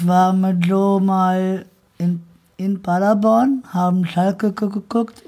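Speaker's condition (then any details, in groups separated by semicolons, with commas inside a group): Down syndrome; present from birth, trisomy 21, operated right after birth in Hannover, earlier wore corset 23 hours a day; age 26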